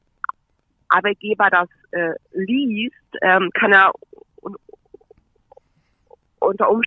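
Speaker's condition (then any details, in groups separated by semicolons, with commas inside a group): Stuttering; joined self-help relatively early, learned through self-help to handle stuttering openly; currently a fairly fluent phase, audible in recording; sometimes gets stuck, takes longer to speak, comes up more when speaking to groups, hardest in English online seminars; prolonged sounds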